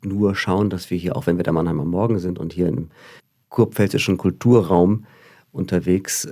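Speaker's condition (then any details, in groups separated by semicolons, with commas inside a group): No condition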